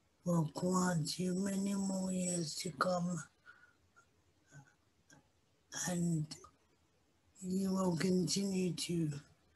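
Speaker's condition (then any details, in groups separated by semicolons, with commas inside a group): Cerebral palsy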